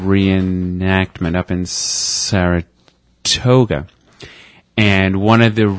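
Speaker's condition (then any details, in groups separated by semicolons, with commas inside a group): Stuttering; brothers also stutter; prolonged sounds, blocks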